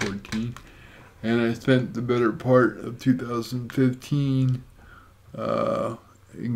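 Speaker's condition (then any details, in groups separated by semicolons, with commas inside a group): Cerebral palsy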